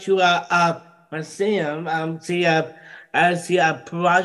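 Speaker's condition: Down syndrome

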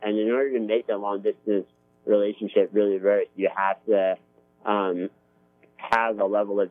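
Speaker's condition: Spinal muscular atrophy; Spinraza about 2 years, some strength gains, weakness progression stopped, needs help moving items, eating

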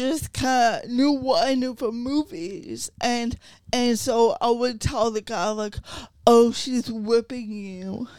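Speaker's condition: Cerebral palsy

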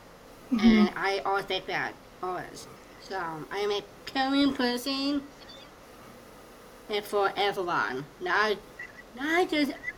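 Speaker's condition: Down syndrome; congenital

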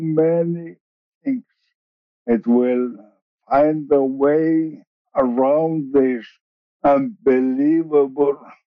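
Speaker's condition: ALS; many years since diagnosis

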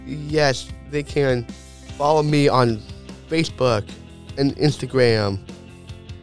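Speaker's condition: Down syndrome; diagnosis explained by parents in first grade, loose ligaments, low muscle tone; self-described natural gift in talking, loves talking to crowds, public speaker, gave TED talk

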